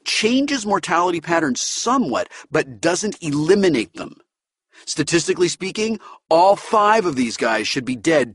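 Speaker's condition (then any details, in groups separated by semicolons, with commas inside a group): No condition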